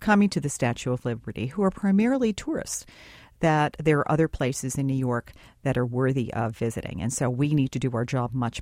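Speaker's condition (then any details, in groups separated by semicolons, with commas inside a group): No condition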